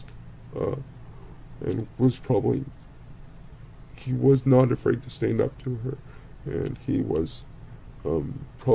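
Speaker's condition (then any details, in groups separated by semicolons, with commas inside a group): Cerebral palsy; wheelchair user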